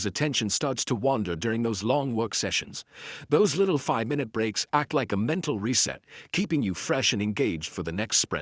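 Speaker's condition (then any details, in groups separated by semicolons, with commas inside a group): No condition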